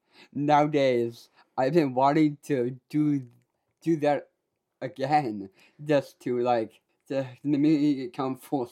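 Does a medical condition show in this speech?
Yes: Down syndrome.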